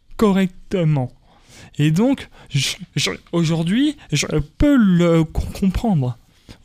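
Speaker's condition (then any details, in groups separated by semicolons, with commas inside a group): Stuttering; stuttering since early childhood at school, speech therapy helped, told elimination almost impossible; age 28, lives with stuttering and accepts it; stuttering persists, described by him as an accent; repeated sounds, repeated words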